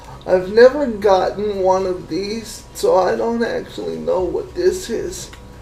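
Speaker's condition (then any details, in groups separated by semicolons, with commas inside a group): Cerebral palsy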